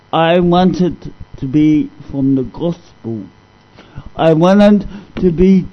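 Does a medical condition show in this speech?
Yes: cerebral palsy; cerebral palsy from being dropped in infancy while passed between relatives.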